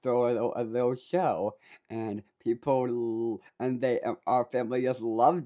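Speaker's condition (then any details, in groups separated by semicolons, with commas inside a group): Down syndrome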